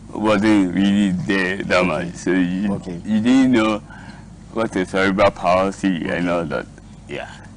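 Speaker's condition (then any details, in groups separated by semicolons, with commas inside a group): Cerebral palsy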